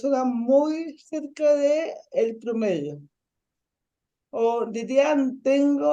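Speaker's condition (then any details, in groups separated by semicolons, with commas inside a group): Ataxic cerebral palsy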